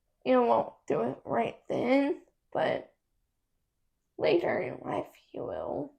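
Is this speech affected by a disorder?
Yes: cerebral palsy; affects muscles.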